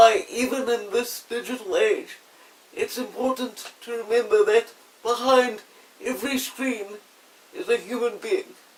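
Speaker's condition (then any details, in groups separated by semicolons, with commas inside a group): Quadriplegic cerebral palsy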